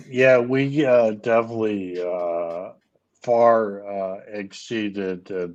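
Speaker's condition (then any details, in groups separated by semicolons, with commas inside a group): ALS; speech issues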